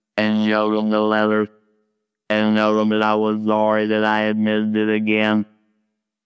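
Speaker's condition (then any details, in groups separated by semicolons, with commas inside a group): Laryngectomy, total laryngectomy with electrolarynx; no current signs of cancer, speaks with handheld electric wand (electrolarynx) at throat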